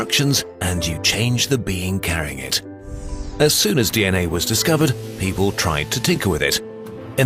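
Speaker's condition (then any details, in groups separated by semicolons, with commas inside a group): No condition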